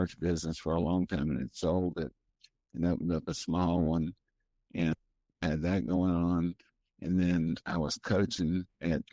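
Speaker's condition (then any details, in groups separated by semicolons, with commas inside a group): Primary progressive multiple sclerosis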